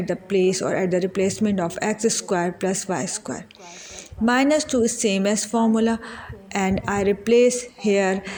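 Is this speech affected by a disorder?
No.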